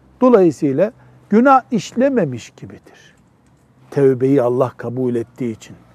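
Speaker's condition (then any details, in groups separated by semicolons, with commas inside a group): No condition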